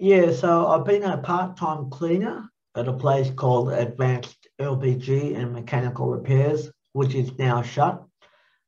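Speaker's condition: Cerebral palsy, mild

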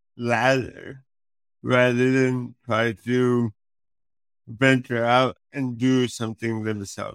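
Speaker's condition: Cerebral palsy; affects speech

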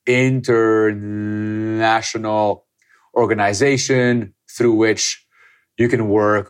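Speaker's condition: Stutter; stutter since early childhood, disfluency noticed by mother by age two, severe growing up; still stutters, past McGuire program speech therapy with breathing technique, mall exercise talking to hundred strangers; audible stutter, part-word repetitions, worse when anxious, stutters in six languages; prolonged sounds, blocks

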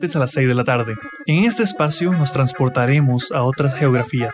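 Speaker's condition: No condition

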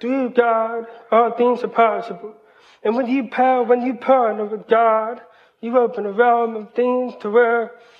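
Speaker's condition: Hearing loss, cochlear implant; college

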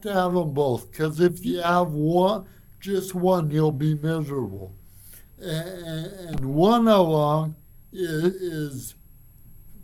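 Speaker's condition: Cerebral palsy; from birth

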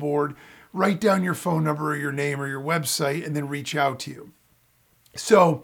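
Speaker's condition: No condition

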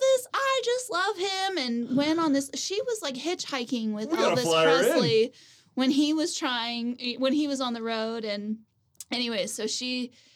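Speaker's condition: No condition

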